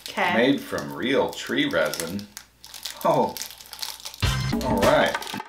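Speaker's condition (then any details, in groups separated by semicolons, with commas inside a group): No condition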